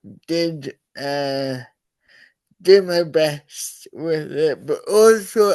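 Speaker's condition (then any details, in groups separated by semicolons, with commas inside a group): Cerebral palsy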